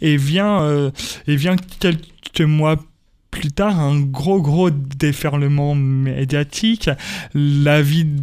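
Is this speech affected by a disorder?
Yes: stuttering; stuttering since early childhood at school, speech therapy helped, told elimination almost impossible; age 28, lives with stuttering and accepts it; stuttering persists, described by him as an accent; here repeated sounds, repeated words.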